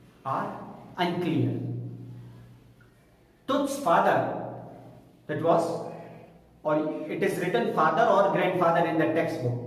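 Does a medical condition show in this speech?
No.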